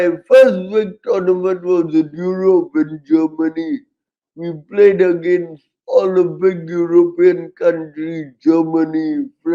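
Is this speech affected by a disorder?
Yes: cerebral palsy, severe.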